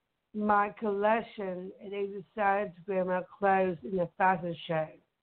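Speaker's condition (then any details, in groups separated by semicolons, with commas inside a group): Down syndrome; from birth; young woman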